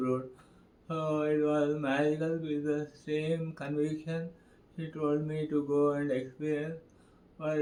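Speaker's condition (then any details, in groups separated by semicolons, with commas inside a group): Parkinson's; speech deteriorating, chewing difficult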